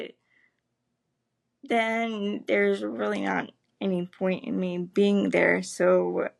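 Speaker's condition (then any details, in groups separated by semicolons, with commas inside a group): Cerebral palsy; spastic legs, premature birth breathing problems; cannot walk, physical and occupational therapy; able to speak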